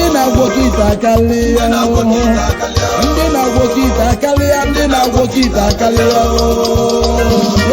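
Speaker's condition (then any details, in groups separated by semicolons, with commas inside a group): No condition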